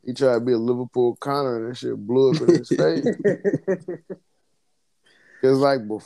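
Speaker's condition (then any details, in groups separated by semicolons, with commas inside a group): No condition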